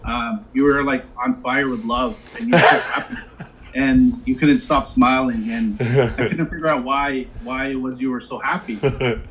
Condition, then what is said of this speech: No condition.